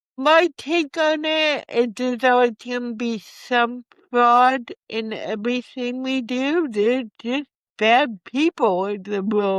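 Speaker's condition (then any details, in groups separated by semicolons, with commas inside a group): Cerebral palsy; from birth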